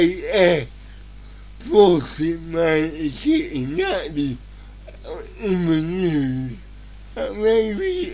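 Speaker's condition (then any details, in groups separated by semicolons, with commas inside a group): Cerebral palsy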